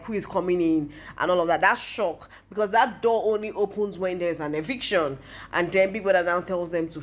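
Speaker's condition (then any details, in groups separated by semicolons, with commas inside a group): No condition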